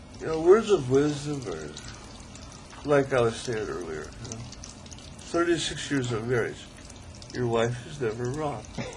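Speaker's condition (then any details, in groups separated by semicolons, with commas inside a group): ALS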